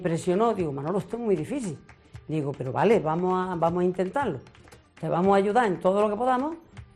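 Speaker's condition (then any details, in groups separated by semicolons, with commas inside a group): No condition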